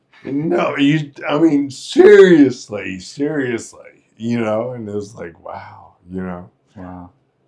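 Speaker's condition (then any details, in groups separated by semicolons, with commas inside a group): Friedreich's ataxia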